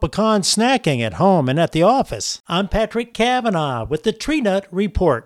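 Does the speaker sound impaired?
No.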